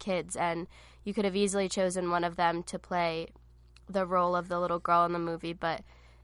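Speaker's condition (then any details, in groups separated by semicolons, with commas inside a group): No condition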